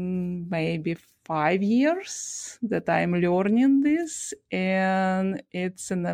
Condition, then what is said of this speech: Stuttering. And it's not because I cured my stutter.